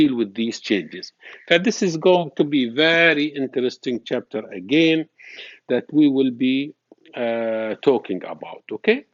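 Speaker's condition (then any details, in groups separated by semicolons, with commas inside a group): No condition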